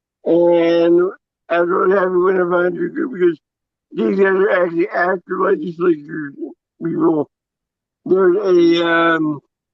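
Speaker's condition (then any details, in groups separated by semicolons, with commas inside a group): Cerebral palsy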